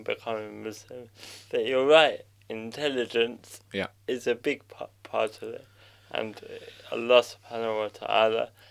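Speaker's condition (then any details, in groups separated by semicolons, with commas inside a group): Cerebral palsy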